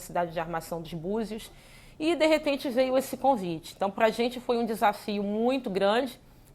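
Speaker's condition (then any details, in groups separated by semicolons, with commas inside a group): No condition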